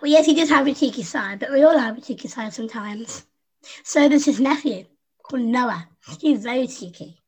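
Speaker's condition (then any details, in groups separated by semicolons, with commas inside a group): Down syndrome; learned to speak by copying younger sister Susie, never stopped talking since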